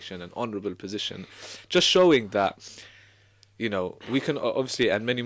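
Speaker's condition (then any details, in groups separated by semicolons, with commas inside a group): No condition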